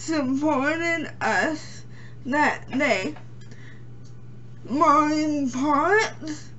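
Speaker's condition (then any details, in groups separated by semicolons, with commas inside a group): Cerebral palsy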